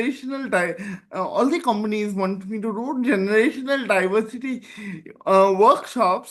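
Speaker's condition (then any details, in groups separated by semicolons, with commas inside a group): Cerebral palsy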